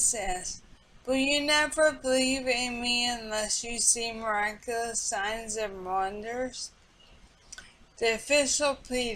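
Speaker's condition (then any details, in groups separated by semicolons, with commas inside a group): Multiple sclerosis; speech affected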